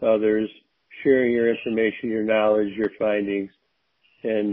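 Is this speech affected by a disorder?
Yes: Parkinson's disease; first symptom 13 years earlier, left hand clutching, mainly left-sided, dat scan diagnosis five years ago; hands shake, small fine movements very tough, still walks and plays golf.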